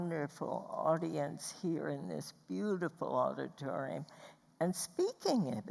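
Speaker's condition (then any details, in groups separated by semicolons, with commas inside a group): Spasmodic dysphonia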